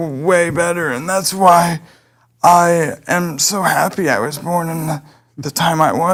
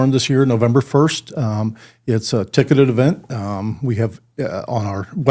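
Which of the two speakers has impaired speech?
The first: cerebral palsy; present from birth; able to speak.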